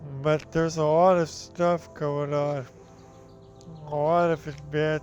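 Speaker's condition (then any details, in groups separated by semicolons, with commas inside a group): ALS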